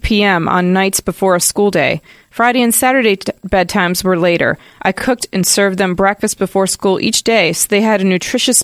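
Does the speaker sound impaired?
No.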